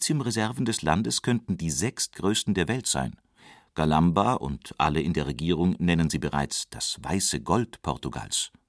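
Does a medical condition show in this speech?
No.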